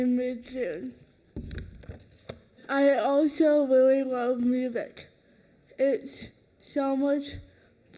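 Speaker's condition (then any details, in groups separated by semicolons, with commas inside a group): Cerebral palsy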